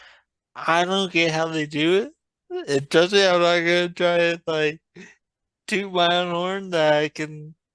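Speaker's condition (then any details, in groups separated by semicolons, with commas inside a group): Traumatic brain injury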